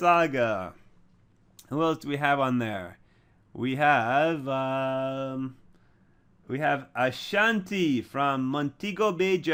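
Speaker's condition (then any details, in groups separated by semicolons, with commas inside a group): No condition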